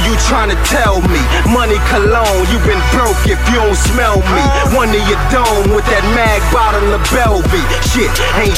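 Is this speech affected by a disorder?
No.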